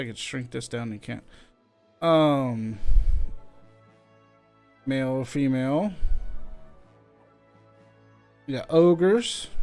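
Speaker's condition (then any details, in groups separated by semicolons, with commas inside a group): No condition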